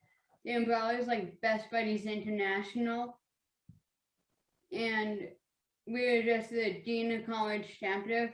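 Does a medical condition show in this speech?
Yes: speech apraxia; hard to send messages to speech muscles, sounds slow, unclear.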